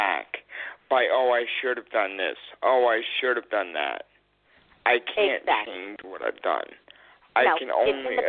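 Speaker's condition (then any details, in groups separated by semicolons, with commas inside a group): Cerebral palsy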